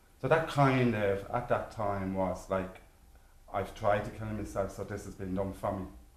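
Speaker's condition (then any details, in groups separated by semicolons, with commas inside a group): No condition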